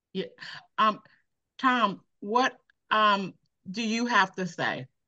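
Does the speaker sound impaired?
Yes: aphasia after stroke; cause stroke; comprehends well but cannot repeat, viewer describes speech as clear.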